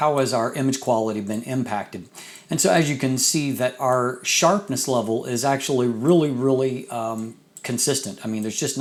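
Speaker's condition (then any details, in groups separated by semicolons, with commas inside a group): No condition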